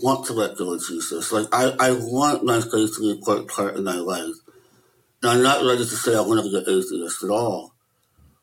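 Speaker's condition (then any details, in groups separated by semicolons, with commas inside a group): Möbius syndrome; certain letters hard to pronounce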